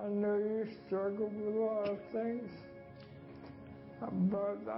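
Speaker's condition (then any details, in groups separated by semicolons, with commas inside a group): ALS; voice tough to understand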